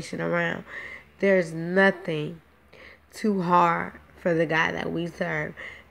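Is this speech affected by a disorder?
Yes: cerebral palsy; now talking and breathing.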